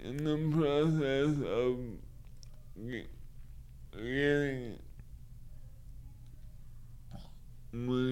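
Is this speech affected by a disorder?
Yes: cerebral palsy; wheelchair user 99.9% of the time, limited use of arms.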